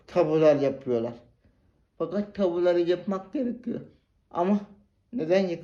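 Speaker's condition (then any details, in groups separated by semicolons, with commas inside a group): Cerebral palsy; spastic type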